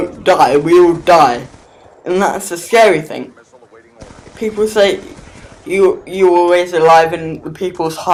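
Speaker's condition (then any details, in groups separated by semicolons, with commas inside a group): Cerebral palsy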